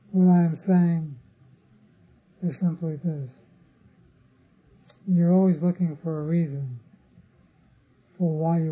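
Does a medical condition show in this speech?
Yes: Parkinson's disease; others offer remedies.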